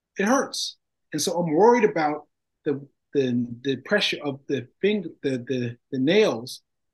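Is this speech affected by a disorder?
Yes: aphasia after stroke; caused by sudden stroke, memory loss, unable to write since stroke; still recovering, ongoing pain; word-finding difficulty, struggles recalling book title, repeats words, deliberately talks slowly, interviewer says sounds great.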